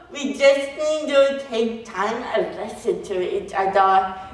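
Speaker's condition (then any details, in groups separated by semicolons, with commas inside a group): Cerebral palsy; phone speech misunderstood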